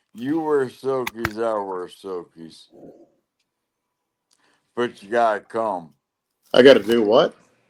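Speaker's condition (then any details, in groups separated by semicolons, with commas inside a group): Lou Gehrig's disease (ALS)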